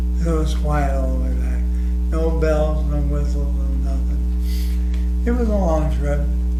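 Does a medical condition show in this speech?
Yes: ALS.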